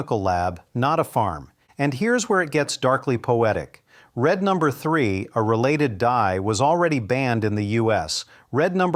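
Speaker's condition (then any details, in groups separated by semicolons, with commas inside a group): No condition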